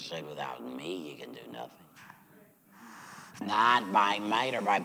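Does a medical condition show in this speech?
Yes: laryngectomy; chemo and radiation; says used to serve God with voice.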